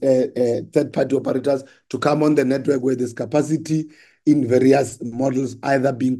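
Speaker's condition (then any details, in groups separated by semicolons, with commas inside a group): No condition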